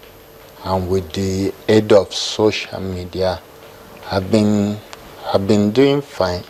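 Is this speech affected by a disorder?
Yes: cerebral palsy; affects movement and muscle tone.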